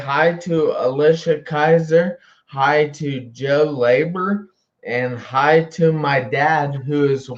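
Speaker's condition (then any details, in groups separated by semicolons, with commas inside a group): Traumatic brain injury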